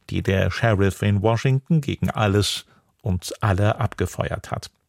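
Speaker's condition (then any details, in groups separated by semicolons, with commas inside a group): No condition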